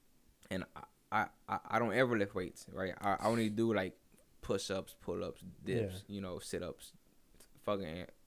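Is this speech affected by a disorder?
Yes: stuttering; lifelong stuttering since childhood, severe as a child; still stutters a lot; frequent stuttering, as a child could not get a sentence out; here repeated sounds, repeated words.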